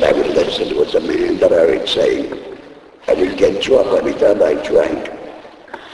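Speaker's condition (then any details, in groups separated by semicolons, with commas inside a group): Laryngectomy; needs thumb to talk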